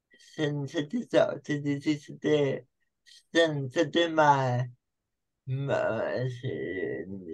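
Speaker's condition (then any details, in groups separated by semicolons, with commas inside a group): Cerebral palsy; from birth, spastic diplegia, affects motor skills and mobility; improved with age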